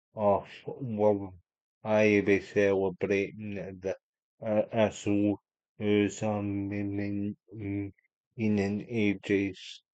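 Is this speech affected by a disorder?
Yes: cerebral palsy; unable to walk.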